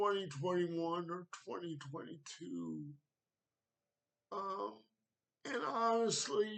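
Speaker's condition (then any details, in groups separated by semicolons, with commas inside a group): Cerebral palsy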